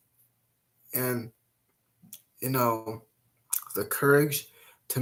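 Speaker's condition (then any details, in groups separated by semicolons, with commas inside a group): Cerebral palsy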